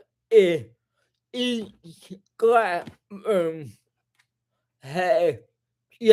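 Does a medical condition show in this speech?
Yes: cerebral palsy.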